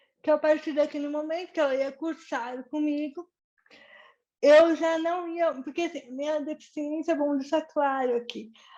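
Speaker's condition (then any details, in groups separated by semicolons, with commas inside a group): Cerebral palsy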